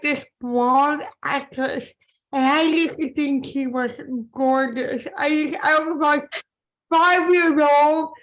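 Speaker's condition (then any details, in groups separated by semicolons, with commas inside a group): Cerebral palsy; from birth; impaired speech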